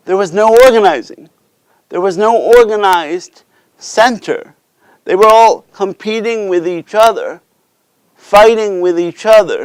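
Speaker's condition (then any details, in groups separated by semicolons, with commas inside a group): Cerebral palsy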